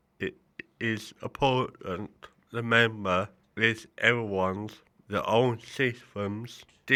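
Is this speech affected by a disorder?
Yes: cerebral palsy; needs help shopping.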